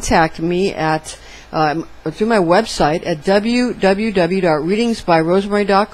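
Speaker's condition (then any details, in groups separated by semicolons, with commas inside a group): No condition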